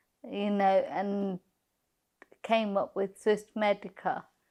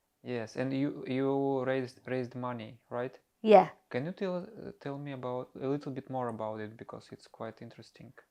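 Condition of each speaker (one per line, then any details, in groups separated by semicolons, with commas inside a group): Multiple sclerosis; primary progressive type, impaired mobility; diagnosed 17 years ago, stem cell treatment, legs slightly better
No condition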